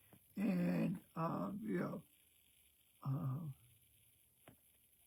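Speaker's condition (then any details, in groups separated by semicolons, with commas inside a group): Cerebral palsy; present since birth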